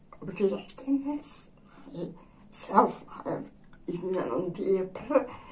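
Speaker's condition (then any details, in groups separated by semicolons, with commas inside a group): Generalized dystonia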